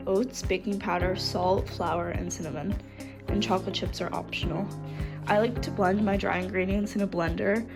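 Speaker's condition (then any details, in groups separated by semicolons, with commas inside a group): No condition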